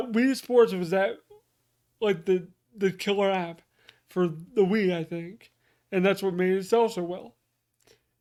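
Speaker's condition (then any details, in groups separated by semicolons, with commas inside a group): Cerebral palsy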